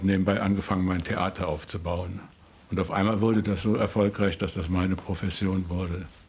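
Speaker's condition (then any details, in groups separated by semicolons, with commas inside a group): Parkinson's disease; lost fine motor dexterity, reduced arm swing noticed by wife Karin, harder foot rolling, slowed on pen test; no brain pacemaker, daily gymnastics, weekly occupational therapy with Dachau Parkinson self-help group, Ping Pong Parkinson table tennis; name retrieval difficulties, formerly a very quick talker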